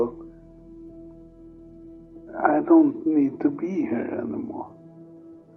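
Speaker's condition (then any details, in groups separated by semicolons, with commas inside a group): Multiple sclerosis; progressive form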